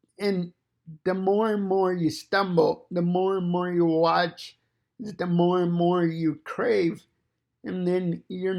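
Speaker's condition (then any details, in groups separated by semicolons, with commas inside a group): Cerebral palsy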